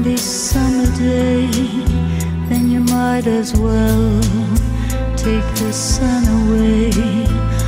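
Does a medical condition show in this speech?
No.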